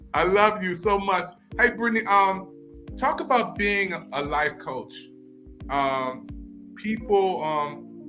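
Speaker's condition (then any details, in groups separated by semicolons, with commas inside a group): No condition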